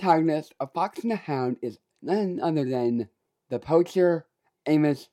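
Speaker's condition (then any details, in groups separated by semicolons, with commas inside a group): Down syndrome; does public speaking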